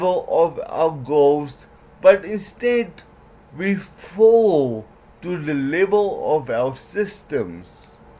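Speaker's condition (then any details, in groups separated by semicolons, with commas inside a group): Cerebral palsy; worse when mouth tires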